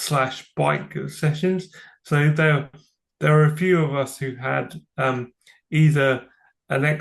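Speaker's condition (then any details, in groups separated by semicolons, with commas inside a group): Cerebral palsy; from birth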